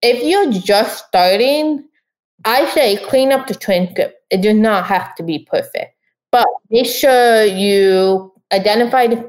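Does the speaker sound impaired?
Yes: deafness; lifelong, cannot use audio-only resources or screen readers; follows conversation via live ai transcription on tablet; speaks unaided, ai transcription needed adapting to own voice, cannot understand own recorded speech.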